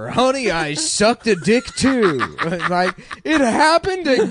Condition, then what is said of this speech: No condition.